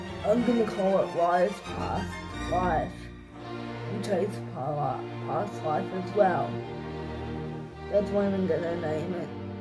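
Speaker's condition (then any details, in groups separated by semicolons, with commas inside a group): Cerebral palsy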